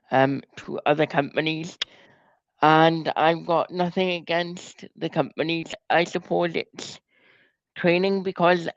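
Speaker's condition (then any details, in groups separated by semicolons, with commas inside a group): Cerebral palsy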